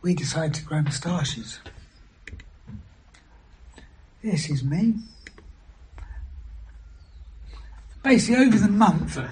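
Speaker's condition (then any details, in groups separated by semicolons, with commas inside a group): Throat cancer surgery, vocal injections; cancerous neck tumour, operations at Guy's, radiotherapy, one vocal cord half paralysed, deaf one ear, BAHA hearing aid; whispered after surgery, two or three words per breath, injections now allow full sentences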